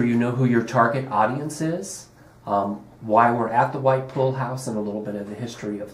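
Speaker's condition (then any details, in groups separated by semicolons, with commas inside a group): No condition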